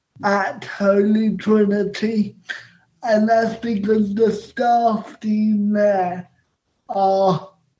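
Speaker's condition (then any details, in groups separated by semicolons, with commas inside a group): Cerebral palsy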